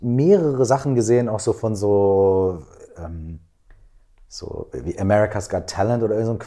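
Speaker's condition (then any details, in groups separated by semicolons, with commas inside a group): No condition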